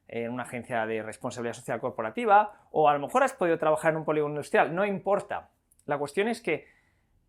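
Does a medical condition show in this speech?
No.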